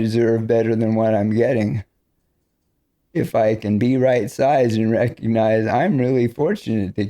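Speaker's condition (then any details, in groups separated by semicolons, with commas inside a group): ALS; progressive, respiratory muscles weakened; about 8 years since diagnosis, power wheelchair, nighttime ventilator; breathes unaided by day using accessory muscles, declining lung function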